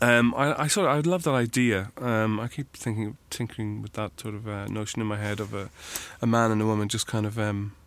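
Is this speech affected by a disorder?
No.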